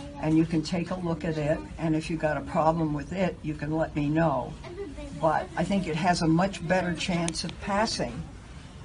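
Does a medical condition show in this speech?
No.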